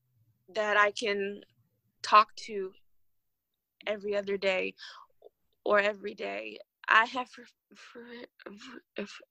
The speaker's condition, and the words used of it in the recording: Stuttering. It's easier to like speak when I know I'm not being observed.